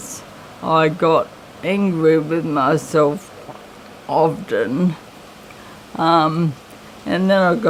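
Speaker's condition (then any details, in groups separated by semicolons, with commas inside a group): MND; voice slightly raspy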